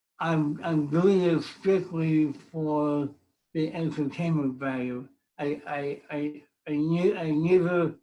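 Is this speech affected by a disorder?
Yes: cerebral palsy; speech impediment.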